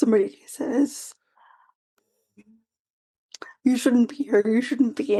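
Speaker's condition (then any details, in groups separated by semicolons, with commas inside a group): Quadriplegic cerebral palsy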